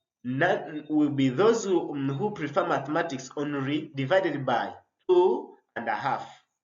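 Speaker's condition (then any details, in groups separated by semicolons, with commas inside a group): No condition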